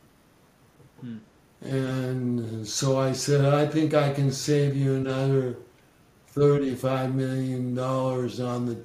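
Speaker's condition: ALS; ongoing

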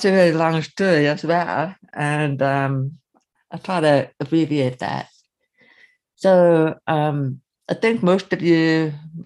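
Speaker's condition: Severe to profound hearing loss, early-onset; cochlear implant user; voices robotic first

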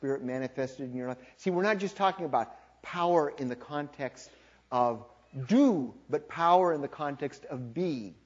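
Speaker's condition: No condition

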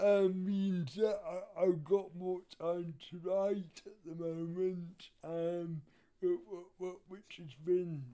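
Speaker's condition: Cerebral palsy; wheelchair user

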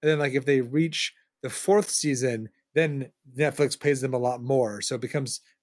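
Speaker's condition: No condition

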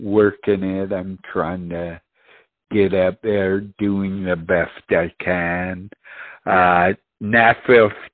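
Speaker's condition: Speech impediment; mistaken for intoxication by bartenders and police

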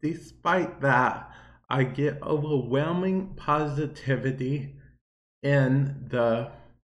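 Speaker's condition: Cerebral palsy; affects speech a bit

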